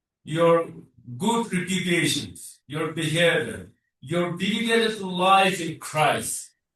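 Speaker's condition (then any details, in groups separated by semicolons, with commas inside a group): No condition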